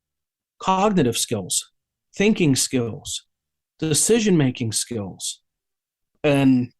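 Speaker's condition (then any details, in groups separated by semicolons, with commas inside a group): No condition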